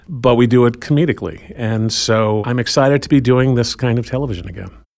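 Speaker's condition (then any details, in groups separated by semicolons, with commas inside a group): No condition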